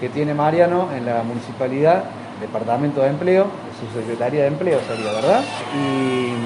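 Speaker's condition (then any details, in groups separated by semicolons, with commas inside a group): No condition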